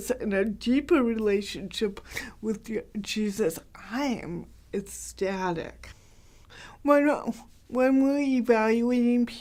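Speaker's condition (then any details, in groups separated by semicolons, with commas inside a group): Cerebral palsy, mild; hard to understand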